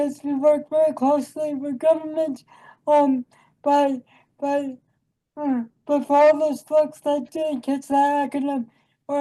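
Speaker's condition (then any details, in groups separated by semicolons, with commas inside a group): Cerebral palsy; from birth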